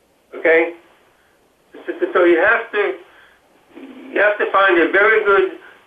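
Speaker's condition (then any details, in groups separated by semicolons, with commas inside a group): Parkinson's disease; stutter since at least college years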